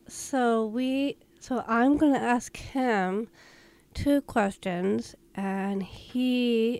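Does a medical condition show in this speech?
Yes: Down syndrome.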